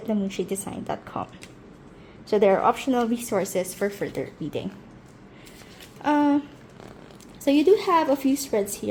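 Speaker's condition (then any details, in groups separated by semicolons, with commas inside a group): No condition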